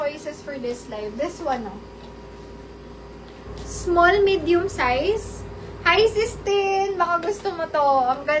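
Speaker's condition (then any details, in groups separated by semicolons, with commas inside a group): No condition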